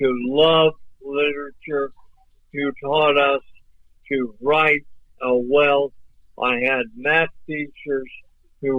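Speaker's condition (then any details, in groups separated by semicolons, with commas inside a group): ALS; voice off but clear and understandable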